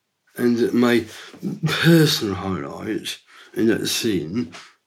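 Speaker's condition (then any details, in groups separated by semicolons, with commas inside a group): Down syndrome; from birth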